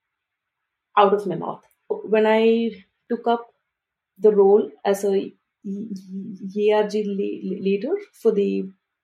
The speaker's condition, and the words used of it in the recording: Stuttering. But for me, I think it was, or it is the phonics that play a major part.